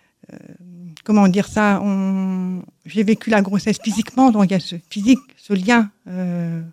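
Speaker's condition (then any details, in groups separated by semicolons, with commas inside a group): Deafness from birth; congenital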